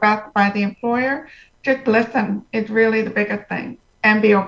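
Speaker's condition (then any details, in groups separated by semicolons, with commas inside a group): Profound hearing loss, congenital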